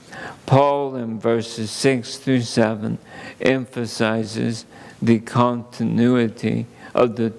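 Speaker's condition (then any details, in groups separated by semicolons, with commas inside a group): ALS; under neurologist care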